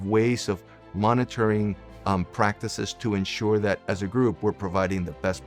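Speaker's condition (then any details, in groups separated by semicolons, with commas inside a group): No condition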